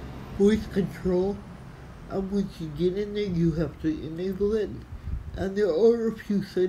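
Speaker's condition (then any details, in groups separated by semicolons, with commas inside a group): Athetoid cerebral palsy; speech, wheelchair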